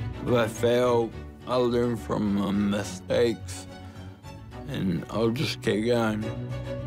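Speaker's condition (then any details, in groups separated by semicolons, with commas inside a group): Friedreich's ataxia; slurred speech, progressively worse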